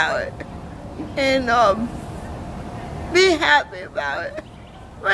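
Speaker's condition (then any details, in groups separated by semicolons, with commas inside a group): Cerebral palsy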